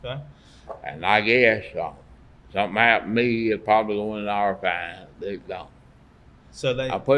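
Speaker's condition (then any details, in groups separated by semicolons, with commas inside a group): Parkinson's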